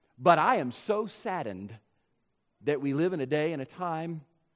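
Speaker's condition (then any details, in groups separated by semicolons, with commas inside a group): No condition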